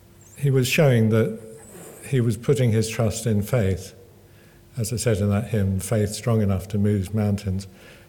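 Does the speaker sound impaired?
Yes: Parkinson's; Parkinson's exercise programmes.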